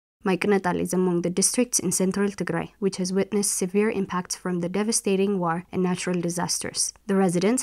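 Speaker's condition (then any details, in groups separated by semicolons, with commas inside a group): No condition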